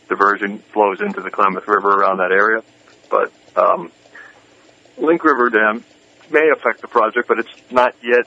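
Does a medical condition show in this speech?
No.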